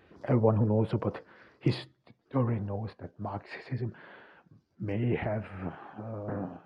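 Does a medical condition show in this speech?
Yes: stuttering; cause unknown, only one in family who stutters, German mother tongue, born in Austria; struggles with words, sounds like bad connection, presses words out, difficult words harder, German accent; here repeated sounds, blocks.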